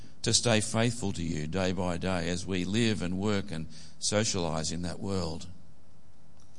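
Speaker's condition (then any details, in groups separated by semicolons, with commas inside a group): No condition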